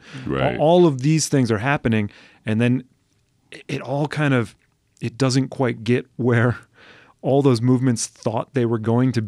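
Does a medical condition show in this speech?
No.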